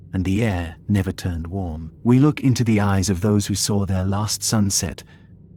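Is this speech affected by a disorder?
No.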